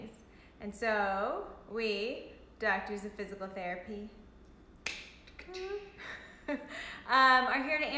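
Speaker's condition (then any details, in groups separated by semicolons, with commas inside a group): No condition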